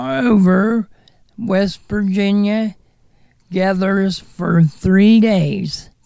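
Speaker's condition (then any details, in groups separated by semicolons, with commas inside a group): Cerebral palsy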